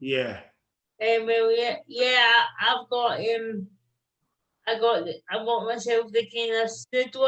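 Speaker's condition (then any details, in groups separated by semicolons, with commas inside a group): Cerebral palsy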